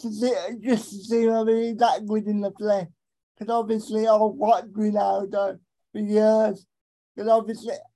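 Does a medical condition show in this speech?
Yes: cerebral palsy; right hand basically useless.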